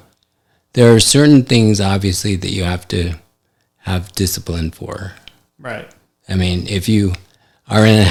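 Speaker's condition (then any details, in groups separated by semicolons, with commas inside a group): ALS; affects hand function; recently diagnosed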